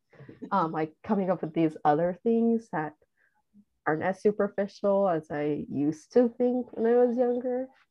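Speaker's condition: No condition

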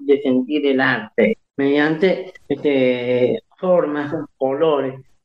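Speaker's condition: Down syndrome; age 64

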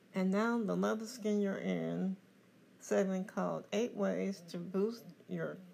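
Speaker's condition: Cerebral palsy; confined to wheelchair

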